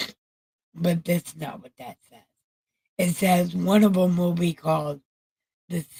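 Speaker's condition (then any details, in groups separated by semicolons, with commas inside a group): Brain injury; right side numb including tongue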